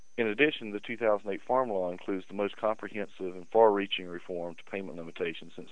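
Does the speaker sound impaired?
No.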